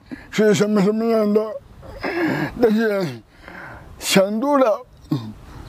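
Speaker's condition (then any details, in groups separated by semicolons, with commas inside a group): Cerebral palsy; cerebral palsy diagnosed shortly after birth, stood independently only at 5, first character at 6 with grandmother's help; about 20 years old, uncontrolled hand tremor, slow handwriting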